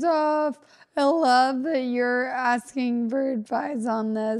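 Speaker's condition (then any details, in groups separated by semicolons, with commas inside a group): Friedreich's ataxia; wheelchair user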